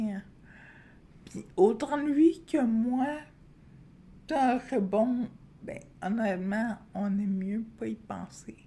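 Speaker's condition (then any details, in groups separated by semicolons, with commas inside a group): Friedreich's ataxia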